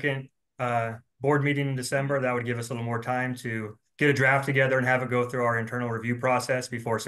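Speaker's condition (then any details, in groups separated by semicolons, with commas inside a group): No condition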